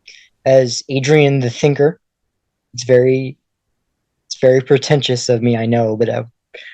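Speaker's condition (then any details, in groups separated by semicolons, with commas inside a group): No condition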